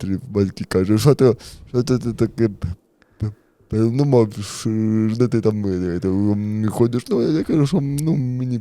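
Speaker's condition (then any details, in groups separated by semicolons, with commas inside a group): Cerebral palsy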